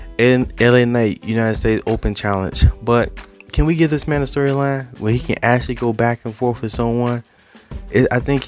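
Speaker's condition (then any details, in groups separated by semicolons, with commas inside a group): No condition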